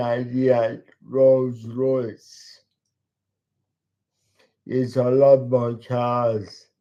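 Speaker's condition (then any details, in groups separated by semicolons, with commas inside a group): Cerebral palsy; talks slowly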